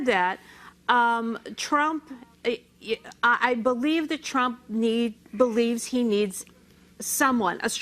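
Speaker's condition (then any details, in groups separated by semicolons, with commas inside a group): No condition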